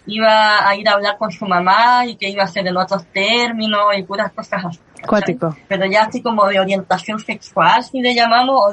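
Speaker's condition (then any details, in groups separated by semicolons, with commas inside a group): Cleft lip and palate; since early childhood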